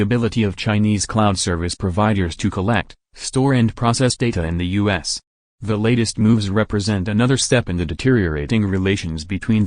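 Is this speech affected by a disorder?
No.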